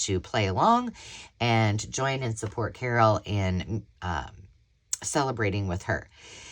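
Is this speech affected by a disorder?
No.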